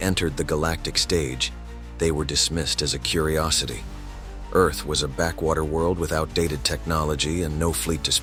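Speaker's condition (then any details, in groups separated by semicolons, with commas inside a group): No condition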